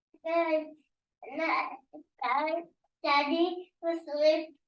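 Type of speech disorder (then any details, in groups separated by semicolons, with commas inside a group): Dysarthria; DDX3X syndrome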